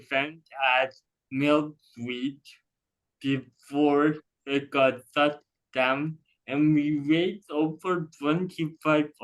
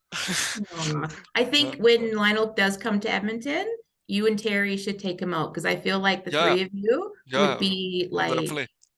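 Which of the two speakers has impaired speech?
The first: cerebral palsy.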